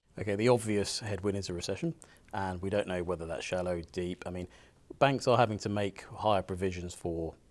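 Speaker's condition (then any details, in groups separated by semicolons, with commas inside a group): No condition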